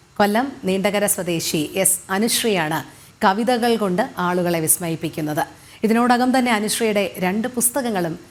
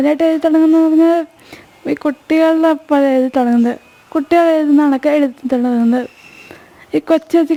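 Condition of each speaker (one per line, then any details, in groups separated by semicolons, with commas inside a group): No condition
Cerebral palsy; present from birth, both legs affected; hospital treatment until age 10; past difficulty speaking and moving hands, later overcome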